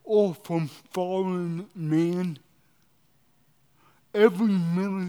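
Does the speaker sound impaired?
Yes: cerebral palsy.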